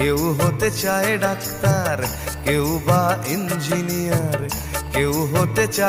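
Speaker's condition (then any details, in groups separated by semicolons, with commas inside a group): No condition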